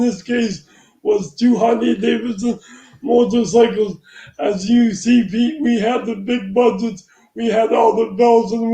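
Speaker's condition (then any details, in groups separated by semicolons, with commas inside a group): Traumatic brain injury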